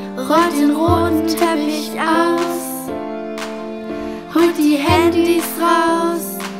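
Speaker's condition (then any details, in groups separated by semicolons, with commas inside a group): No condition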